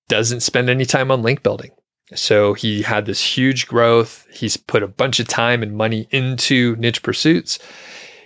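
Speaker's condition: No condition

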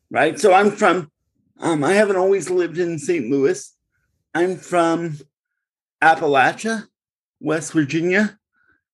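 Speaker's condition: Cerebral palsy; since birth

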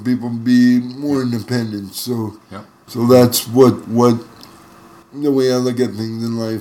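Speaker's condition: Cerebral palsy; uses wheelchair for mobility

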